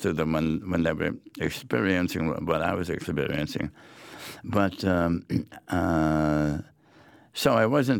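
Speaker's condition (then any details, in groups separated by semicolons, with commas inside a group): Head and neck cancer; large inoperable base-of-tongue tumor in 80s, biopsy by dr. Yarbrough at Yale, clinical trial chemoradiation; before diagnosis, tongue moved awkwardly, swallowing problems and coughing, barium swallow at Norwalk Hospital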